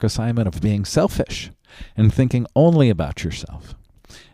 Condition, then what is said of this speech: None; typical speech.